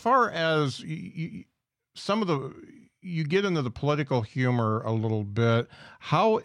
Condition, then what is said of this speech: Stuttering. I get some feedback, and I get some negative feedback because I stammer like an idiot sometimes, but I don't edit, you know, I'm not going to edit out my stammering.